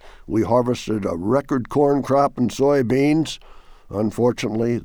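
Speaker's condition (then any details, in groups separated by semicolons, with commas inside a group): No condition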